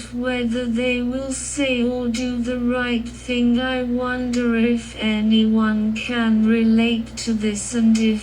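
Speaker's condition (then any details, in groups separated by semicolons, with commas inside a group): Cerebral palsy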